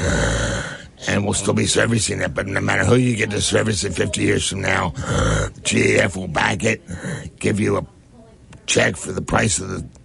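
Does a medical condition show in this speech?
Yes: head and neck cancer; stage 4, diagnosed about one year ago, local treatment throughout previous year; recent PET scan found no more cancer.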